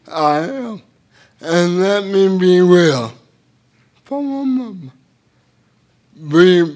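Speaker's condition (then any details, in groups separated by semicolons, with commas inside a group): Cerebral palsy; involuntary hand movements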